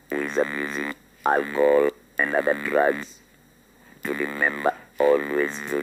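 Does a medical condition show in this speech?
Yes: larynx cancer, laryngectomy, through a speech-generating device; uses electrolarynx.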